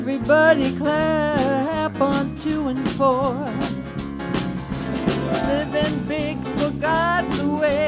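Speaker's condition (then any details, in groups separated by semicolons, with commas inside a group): No condition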